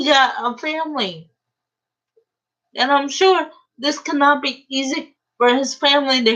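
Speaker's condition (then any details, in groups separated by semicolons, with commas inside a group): Cerebral palsy; uses a wheelchair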